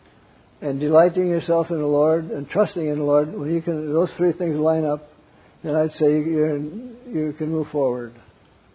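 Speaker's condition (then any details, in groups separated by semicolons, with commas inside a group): Parkinson's; wakes up around 3 am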